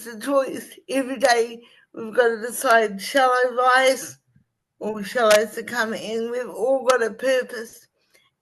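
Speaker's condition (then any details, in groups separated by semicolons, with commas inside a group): Cerebral palsy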